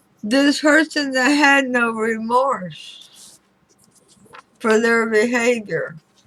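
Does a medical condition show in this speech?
Yes: throat cancer radiation damage.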